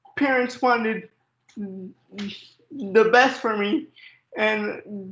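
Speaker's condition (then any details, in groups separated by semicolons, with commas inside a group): Cerebral palsy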